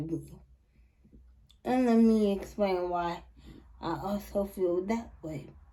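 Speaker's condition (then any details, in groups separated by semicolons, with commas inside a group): Cerebral palsy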